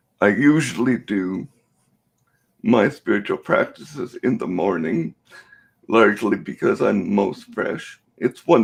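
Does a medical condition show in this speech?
Yes: cerebral palsy.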